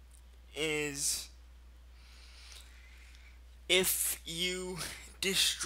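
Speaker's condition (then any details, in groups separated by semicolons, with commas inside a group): Cerebral palsy, mild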